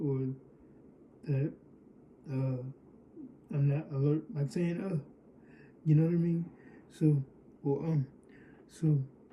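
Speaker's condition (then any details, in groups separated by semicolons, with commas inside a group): Cerebral palsy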